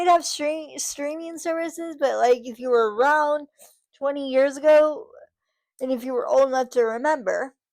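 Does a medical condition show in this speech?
Yes: cerebral palsy, spastic.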